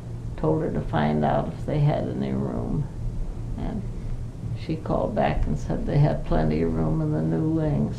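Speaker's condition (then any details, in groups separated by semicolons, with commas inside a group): Parkinson's; not very able to do much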